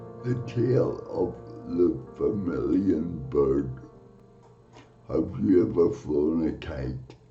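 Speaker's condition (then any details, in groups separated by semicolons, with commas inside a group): Cerebral palsy; from birth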